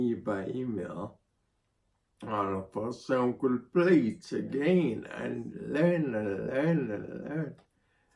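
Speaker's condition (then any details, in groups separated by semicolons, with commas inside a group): Spinocerebellar ataxia (sca7); needs help typing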